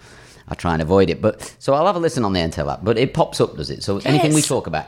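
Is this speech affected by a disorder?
No.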